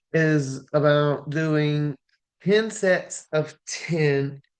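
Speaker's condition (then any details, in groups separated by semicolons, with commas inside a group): No condition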